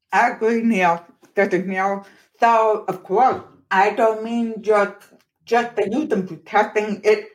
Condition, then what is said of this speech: Deafness. I also ran into what you're describing, being shunned because I speak or wear a bionic ear.